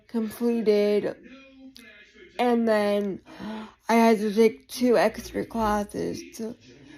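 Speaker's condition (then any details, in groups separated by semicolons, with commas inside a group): Cerebral palsy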